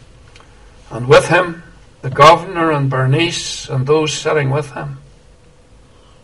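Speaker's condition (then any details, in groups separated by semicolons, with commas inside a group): No condition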